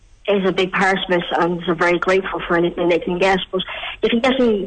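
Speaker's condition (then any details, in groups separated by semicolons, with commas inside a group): Cleft palate; congenital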